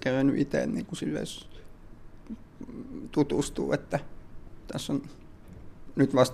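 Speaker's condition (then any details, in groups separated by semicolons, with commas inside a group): Duchenne muscular dystrophy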